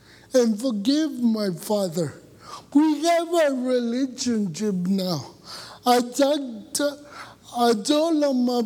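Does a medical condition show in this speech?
Yes: cerebral palsy; voice affected, voice described as a curse.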